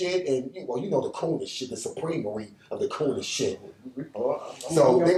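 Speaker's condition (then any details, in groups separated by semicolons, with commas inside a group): No condition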